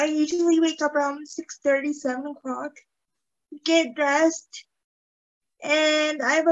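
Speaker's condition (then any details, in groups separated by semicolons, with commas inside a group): Cerebral palsy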